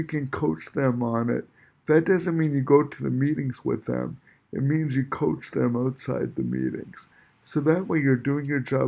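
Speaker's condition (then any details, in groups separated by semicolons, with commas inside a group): Cerebral palsy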